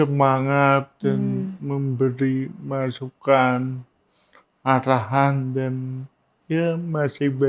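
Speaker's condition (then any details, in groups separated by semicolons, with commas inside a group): Cerebral palsy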